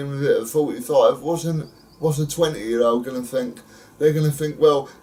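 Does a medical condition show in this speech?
Yes: cerebral palsy; wheelchair user.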